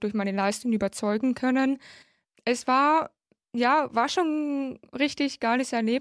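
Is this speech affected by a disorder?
Yes: hard of hearing since birth; congenital severe hearing loss, nearly deaf, detected at age three, left cochlear implant since age nine; left cochlear implant held by magnet, loss over 55 decibels, rain problematic, partial sign language.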